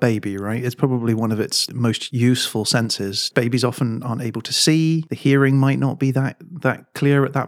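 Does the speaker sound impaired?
No.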